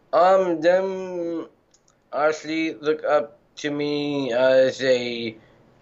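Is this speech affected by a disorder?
Yes: Down syndrome; congenital, present from birth.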